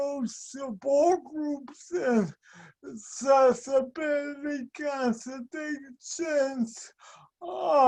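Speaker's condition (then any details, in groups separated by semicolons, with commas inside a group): Speech and mobility impairment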